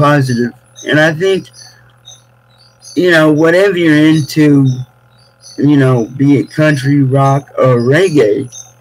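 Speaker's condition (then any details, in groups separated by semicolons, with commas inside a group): Cerebral palsy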